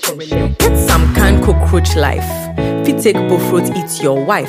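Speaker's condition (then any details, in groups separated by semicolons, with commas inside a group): No condition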